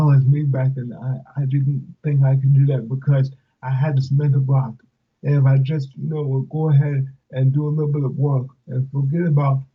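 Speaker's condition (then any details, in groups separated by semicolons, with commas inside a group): Cerebral palsy; speech affected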